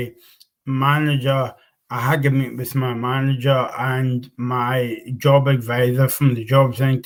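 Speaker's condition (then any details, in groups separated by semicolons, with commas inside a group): Cerebral palsy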